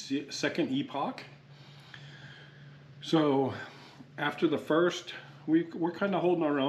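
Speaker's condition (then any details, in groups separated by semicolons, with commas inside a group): No condition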